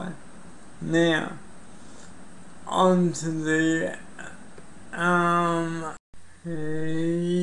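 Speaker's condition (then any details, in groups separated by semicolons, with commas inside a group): Cerebral palsy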